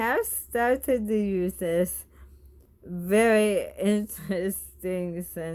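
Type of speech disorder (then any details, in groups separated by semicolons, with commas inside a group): Bulbar dysarthria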